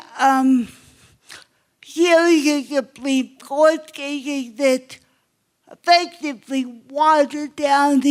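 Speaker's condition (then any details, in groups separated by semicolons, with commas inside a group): Cerebral palsy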